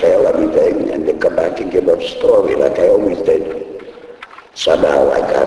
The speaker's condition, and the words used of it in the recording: Laryngectomy. So I got, when I got had an operation, they took my voice box out.